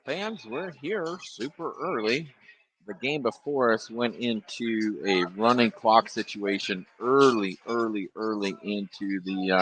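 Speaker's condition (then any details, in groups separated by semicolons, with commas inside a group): No condition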